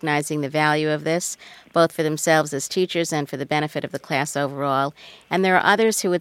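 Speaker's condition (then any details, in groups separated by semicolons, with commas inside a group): No condition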